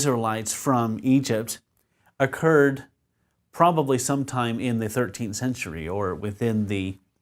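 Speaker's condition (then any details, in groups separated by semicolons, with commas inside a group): No condition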